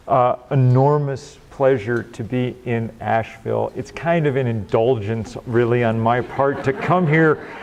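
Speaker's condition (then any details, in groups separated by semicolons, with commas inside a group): No condition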